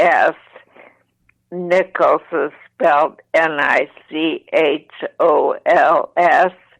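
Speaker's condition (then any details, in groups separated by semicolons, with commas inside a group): ALS, mild; voice slightly impaired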